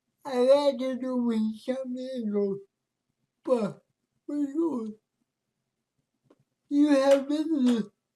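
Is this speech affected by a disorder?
Yes: cerebral palsy; speech affected.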